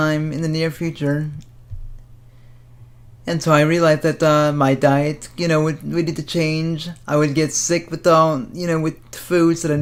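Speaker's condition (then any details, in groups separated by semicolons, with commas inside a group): Cerebral palsy; speaks fast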